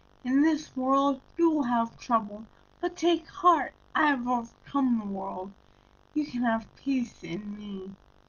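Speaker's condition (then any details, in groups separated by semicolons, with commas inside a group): Brain injury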